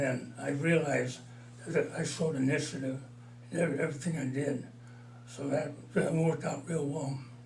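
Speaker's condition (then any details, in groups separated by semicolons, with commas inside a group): Parkinson's disease; mild, about four years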